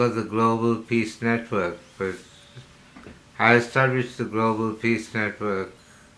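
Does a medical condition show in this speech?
Yes: parkinsonism; hypersalivation.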